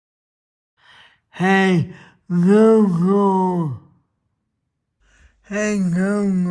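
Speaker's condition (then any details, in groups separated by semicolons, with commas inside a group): Motor neurone disease; speech declining 2-3 years, uses voice clone, slow typing; speech faded, hard to understand, speech recognition fails, worsening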